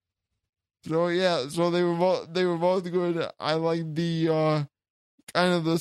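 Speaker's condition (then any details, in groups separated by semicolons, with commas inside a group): Cerebral palsy; since childhood, wheelchair user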